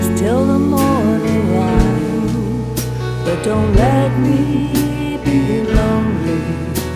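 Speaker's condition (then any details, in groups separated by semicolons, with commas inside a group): No condition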